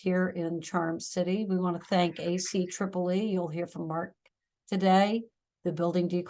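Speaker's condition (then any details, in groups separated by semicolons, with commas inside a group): No condition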